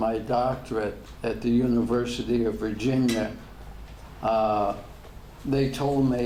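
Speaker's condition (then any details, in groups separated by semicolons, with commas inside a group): ALS; degenerative; diagnosed ten years ago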